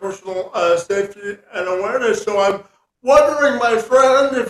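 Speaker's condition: Spastic quadriplegia cerebral palsy; from birth, severe, legs affected, cannot walk without assistance lifelong, told at age 9

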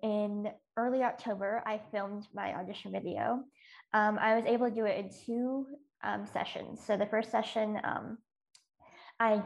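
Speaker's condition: Cleft lip and palate; congenital cleft lip and palate, multiple surgeries on face and mouth

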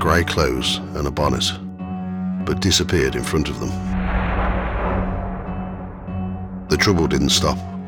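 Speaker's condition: No condition

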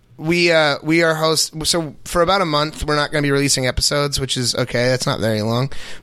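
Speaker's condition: No condition

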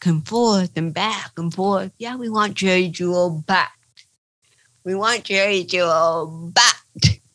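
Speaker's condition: Cerebral palsy; past Botox dependence

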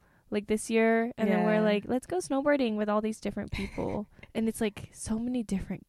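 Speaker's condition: No condition

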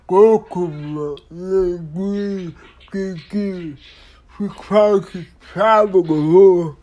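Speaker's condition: Disability affecting speech; words not clear

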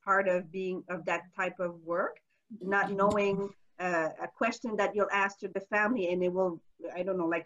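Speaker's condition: No condition

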